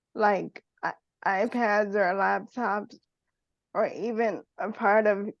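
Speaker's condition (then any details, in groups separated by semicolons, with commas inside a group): Cerebral palsy; wheelchair user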